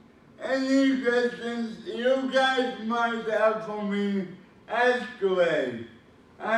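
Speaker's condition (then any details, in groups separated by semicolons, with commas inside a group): Cerebral palsy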